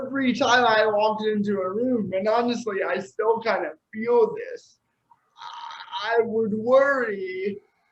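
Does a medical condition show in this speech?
Yes: cerebral palsy.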